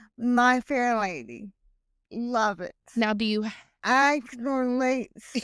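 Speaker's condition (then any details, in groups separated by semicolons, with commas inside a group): Hemiplegic cerebral palsy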